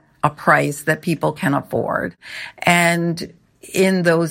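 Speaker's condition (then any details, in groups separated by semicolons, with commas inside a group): No condition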